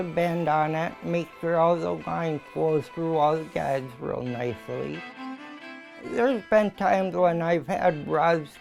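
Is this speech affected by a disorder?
Yes: ataxia; balance problem.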